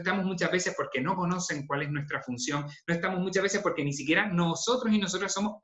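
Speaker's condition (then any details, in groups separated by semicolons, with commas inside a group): No condition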